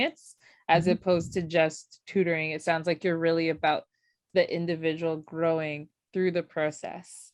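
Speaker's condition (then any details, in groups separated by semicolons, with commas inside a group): No condition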